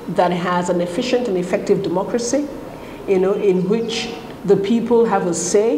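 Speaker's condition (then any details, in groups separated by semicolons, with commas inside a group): No condition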